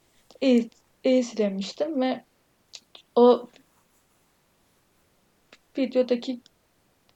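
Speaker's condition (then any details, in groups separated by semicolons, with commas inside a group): Stuttering; other stutterers in family, attends stuttering self-help groups; frequent part-word and syllable repetitions, fillers, heavy stuttering; repeated sounds, blocks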